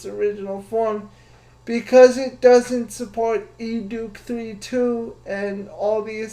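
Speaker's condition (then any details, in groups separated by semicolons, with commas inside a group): Cerebral palsy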